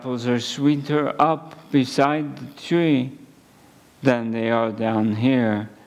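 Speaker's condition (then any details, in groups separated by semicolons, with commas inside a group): ALS; at least a couple of months since diagnosis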